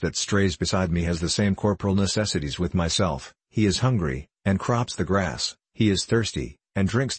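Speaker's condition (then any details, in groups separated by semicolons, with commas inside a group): No condition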